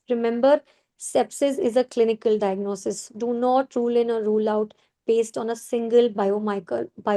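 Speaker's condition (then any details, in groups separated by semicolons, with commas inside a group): No condition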